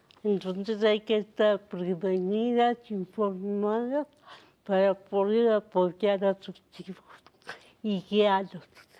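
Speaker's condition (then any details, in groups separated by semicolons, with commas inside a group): Cerebral palsy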